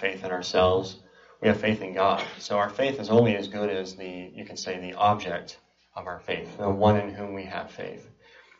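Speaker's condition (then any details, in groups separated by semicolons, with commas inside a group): Cleft palate and cleft lip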